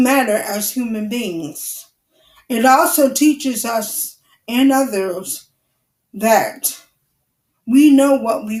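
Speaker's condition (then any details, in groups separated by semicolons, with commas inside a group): Cerebral palsy; wheelchair user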